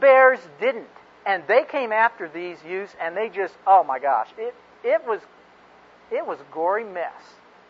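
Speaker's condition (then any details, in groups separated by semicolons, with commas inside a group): No condition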